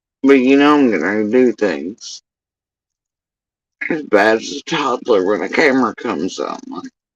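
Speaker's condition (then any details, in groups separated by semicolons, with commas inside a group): Facial paralysis after surgery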